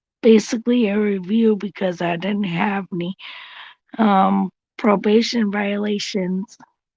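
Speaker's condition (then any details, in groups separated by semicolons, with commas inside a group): Cerebral palsy; since birth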